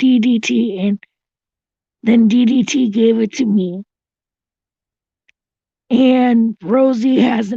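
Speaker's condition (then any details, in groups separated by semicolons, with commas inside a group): Cerebral palsy; visible disability; mostly independent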